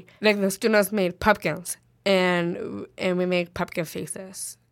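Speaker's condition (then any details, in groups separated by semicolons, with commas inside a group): Down syndrome; trisomy 21, extra copy of chromosome 21, needs others to speak slowly to hear them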